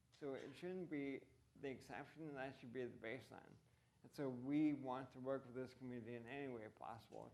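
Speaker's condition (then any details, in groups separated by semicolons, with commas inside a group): ALS; voice and hands affected; voice impacted, reduced fluency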